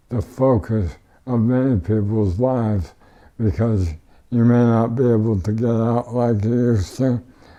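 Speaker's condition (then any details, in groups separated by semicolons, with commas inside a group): ALS; power wheelchair, no tracheostomy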